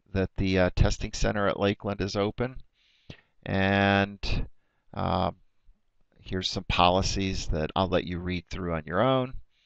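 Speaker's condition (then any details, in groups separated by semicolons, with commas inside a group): No condition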